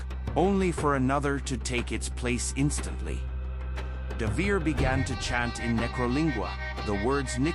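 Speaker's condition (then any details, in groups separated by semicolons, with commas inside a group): No condition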